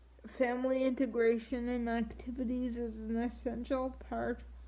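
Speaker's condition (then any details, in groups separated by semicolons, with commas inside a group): Triplegic cerebral palsy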